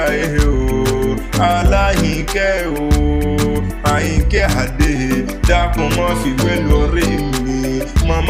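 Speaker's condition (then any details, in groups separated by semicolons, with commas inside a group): No condition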